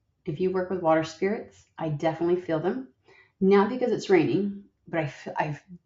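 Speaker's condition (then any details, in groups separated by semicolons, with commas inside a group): No condition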